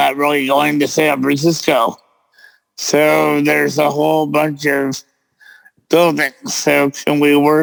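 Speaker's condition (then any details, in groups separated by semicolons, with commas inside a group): Cerebral palsy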